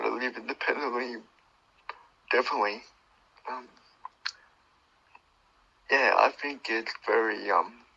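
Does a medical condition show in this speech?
Yes: cerebral palsy.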